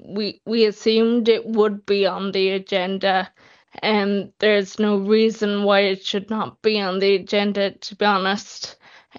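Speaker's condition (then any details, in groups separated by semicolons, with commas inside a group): Friedreich's ataxia; progressive, not yet on skyclaras, drug not yet funded; losing abilities weekly and monthly, losing mobility, transfers only with hands-on help of two people; losing speech, losing swallow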